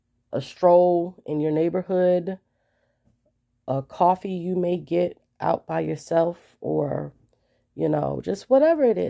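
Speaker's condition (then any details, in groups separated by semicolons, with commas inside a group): No condition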